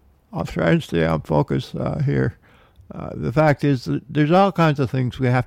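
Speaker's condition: Parkinson's disease; man aged 73

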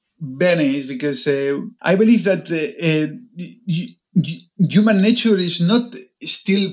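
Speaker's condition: Stuttering; stuttering since age 5, chronic and lifelong, many speech and language therapists over the years; about 2 to 5 years of daily practice talking to 200 people, controlled stuttering technique; could not say own name properly until late 20s, now uses a trained speaking style; prolonged sounds

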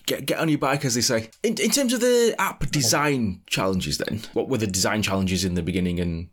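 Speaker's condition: No condition

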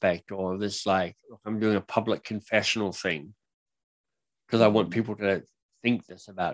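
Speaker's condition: Cleft lip and palate; surgery as a child; speech impediment

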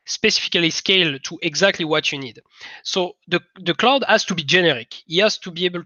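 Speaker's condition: No condition

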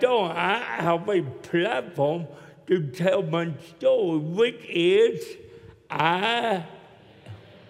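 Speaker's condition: Cerebral palsy; neck operation

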